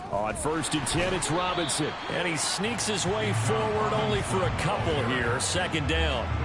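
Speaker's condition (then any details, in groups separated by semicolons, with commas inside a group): No condition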